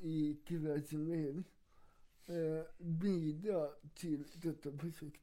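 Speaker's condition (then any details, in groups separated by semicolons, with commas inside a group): Cerebral palsy; has two wheelchairs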